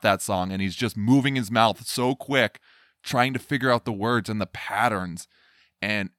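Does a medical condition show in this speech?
No.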